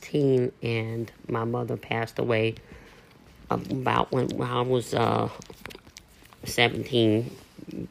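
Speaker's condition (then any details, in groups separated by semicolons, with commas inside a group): Cleft lip and palate; congenital cleft lip and palate, surgically repaired; cleft lip and palate partly affects how speech sounds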